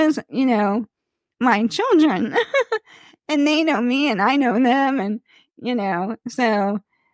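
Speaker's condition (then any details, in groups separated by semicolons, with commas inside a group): ALS; speech slightly slurred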